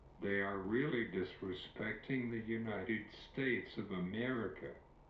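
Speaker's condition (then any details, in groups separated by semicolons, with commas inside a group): Cerebral palsy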